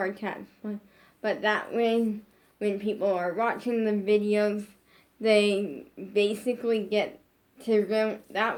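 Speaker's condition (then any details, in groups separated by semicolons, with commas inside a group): Brain injury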